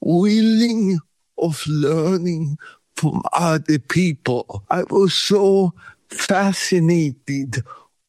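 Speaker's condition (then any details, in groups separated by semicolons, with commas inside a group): Cerebral palsy; feet opposite of Charlie Chaplin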